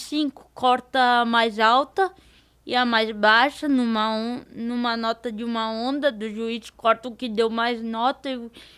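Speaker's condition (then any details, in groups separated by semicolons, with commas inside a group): Cerebral palsy; diparetic form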